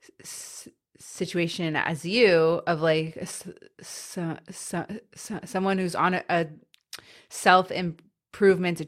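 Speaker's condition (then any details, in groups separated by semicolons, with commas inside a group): Stuttering; stutter diagnosed in childhood, about seven months speech therapy, therapy tried changing voice, formerly covert, hid stutter through school; got stuck in opening clip, edits own stuttering on podcast Proud Stutter, usually leaves stutter in; gets stuck, unable to get words out, fluency varies between episodes, unlike typical screen stuttering; repeated sounds, prolonged sounds, blocks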